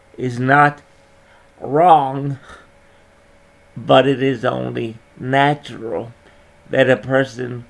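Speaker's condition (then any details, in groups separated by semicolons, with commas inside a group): Cerebral palsy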